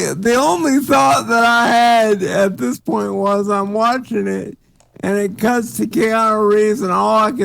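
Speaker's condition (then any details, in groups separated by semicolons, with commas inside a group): Cerebral palsy; speech sounds drunk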